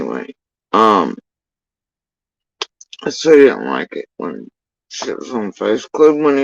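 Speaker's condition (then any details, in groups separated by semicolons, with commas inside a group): Facial paralysis after surgery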